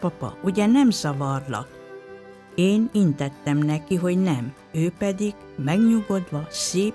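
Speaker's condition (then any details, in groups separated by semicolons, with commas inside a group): No condition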